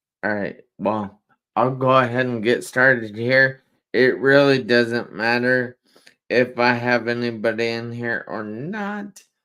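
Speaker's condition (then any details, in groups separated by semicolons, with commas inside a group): Traumatic brain injury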